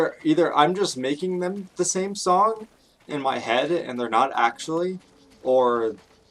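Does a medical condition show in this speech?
No.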